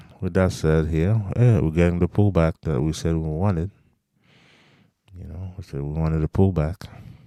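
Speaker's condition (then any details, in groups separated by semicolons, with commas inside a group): No condition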